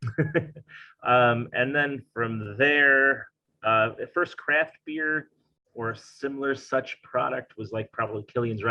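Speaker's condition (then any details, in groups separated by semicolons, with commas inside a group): No condition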